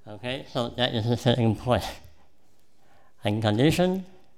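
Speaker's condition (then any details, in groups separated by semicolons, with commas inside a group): Cleft palate; congenital cleft palate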